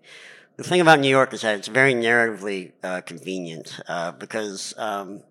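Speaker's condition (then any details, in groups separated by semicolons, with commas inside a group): Cleft palate; lifelong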